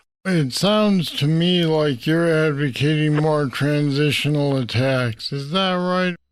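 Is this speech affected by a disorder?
Yes: Parkinson's disease; deep brain stimulators.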